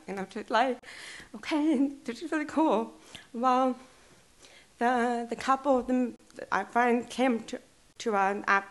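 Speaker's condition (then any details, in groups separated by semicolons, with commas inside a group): Deaf and hard of hearing; since childhood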